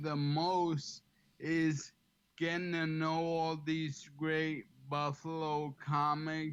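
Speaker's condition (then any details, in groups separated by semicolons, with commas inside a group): ALS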